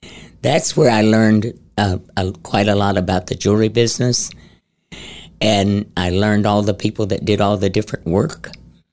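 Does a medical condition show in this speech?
Yes: head and neck cancer; stage 4 cancer into voice box from acid reflux, 36 throat radiations, chemotherapy at Gunderson; tumor gone, radiation damage to airway, possible future tracheotomy, daily breathing exercises; voice a little scratchy, never needed shots to swallow during chemotherapy.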